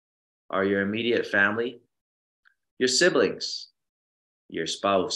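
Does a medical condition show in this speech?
No.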